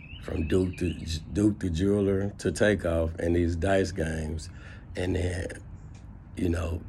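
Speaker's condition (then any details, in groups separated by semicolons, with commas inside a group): No condition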